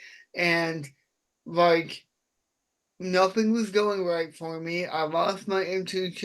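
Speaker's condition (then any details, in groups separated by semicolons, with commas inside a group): Cerebral palsy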